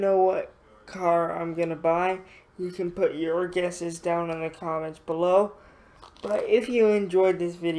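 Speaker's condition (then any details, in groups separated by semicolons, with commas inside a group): Cerebral palsy, mild; speech sometimes affected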